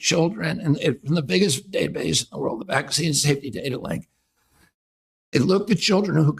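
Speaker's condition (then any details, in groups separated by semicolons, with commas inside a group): No condition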